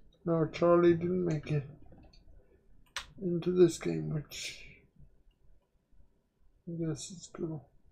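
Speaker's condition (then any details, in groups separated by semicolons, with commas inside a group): Quadriplegic cerebral palsy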